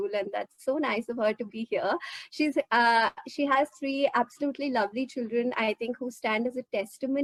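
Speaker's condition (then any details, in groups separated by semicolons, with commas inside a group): No condition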